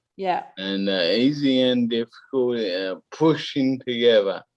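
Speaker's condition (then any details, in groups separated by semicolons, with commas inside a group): Cerebellar ataxia; speech affected, hard to understand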